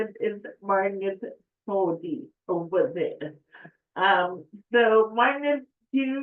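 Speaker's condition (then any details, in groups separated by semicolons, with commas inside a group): Cerebral palsy; affects speech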